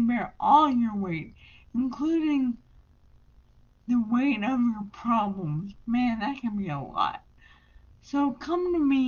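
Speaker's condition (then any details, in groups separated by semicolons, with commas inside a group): Brain injury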